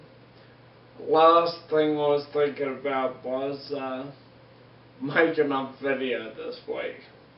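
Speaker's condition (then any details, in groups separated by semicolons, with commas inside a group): Multiple sclerosis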